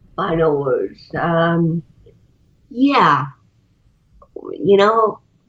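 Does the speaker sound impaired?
Yes: cerebral palsy; botox.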